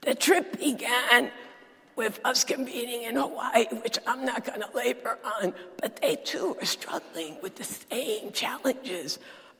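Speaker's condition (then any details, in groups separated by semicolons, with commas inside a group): Dysphonia; lost ability to sing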